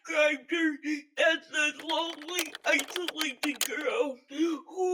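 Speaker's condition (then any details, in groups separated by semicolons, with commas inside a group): Physical speech impairment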